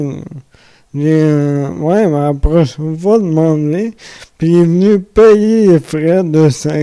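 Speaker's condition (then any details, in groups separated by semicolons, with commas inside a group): Amyotrophic lateral sclerosis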